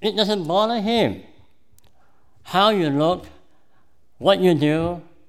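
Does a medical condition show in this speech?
Yes: cleft palate; congenital cleft palate, present from birth.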